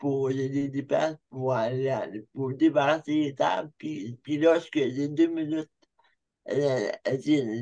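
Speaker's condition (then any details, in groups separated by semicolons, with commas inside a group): Cerebral palsy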